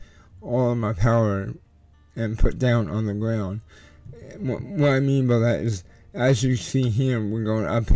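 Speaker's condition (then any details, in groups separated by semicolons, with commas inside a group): Cerebral palsy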